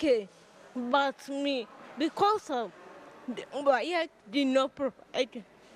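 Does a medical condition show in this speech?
Yes: cerebral palsy.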